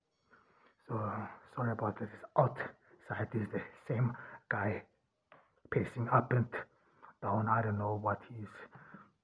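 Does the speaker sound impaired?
Yes: stuttering; cause unknown, only one in family who stutters, german mother tongue, born in austria; possibly part of why hard to be listened to at university; here blocks.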